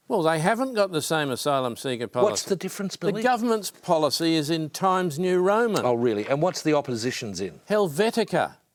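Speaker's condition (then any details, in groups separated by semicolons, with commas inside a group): No condition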